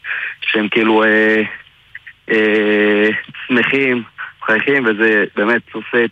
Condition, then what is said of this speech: Stuttering. יש לי טיפ-טיפה גמגום, אז אני כבר אומר את זה